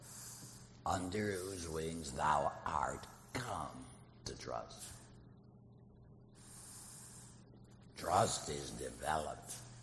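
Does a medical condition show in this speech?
Yes: laryngectomy, voice prosthesis; earlier could barely whisper.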